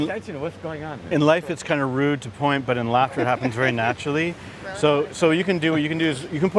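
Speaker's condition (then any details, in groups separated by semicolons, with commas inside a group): No condition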